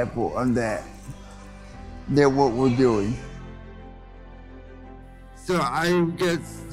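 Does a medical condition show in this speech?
Yes: cerebral palsy; verbal, can articulate.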